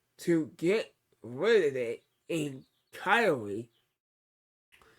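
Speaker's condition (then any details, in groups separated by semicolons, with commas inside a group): Cerebral palsy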